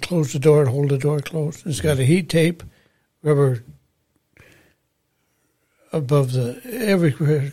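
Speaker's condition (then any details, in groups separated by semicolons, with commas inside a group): Parkinson's disease; thumb-to-arm tremor, Parkinson's medications, Medtronic deep brain stimulation, Dr. Hershauer, two probes, balance affected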